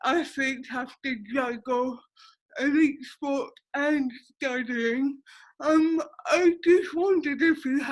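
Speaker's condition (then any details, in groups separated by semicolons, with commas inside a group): Cerebral palsy; affects speech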